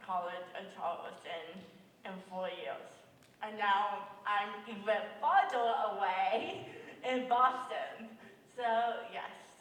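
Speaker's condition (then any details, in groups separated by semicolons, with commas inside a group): Cerebral palsy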